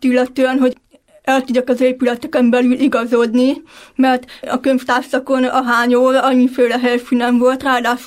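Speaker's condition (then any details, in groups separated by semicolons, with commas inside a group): Deafblindness (hearing impairment); telescope from Mária Utca eye clinic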